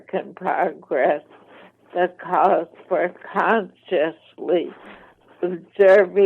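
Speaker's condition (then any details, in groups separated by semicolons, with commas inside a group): ALS, mild; voice slightly impaired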